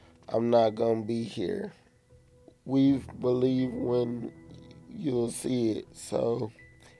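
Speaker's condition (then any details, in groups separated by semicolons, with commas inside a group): Cerebral palsy; physical and occupational therapy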